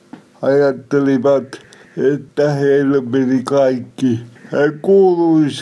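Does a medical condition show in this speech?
Yes: cerebral palsy; from birth, hypoxia when stuck on mother's tailbone during delivery, mainly mobility impairment, limits movement, speech; Nigerian assistant acts as hands for 7 years, turns book pages, helps make sign of cross; somewhat unclear, self-described.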